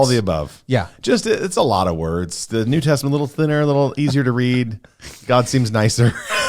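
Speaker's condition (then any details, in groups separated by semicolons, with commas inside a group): No condition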